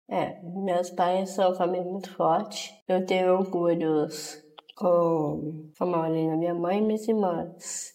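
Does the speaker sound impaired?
Yes: Down syndrome; genetic condition, trisomy 21.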